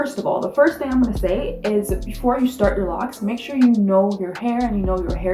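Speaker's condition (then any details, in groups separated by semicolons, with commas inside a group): No condition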